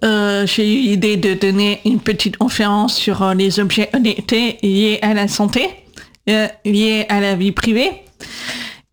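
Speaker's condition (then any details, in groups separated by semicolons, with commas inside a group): Deaf from birth; congenital deafness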